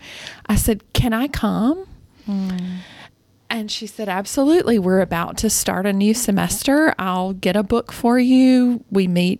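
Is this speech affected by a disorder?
No.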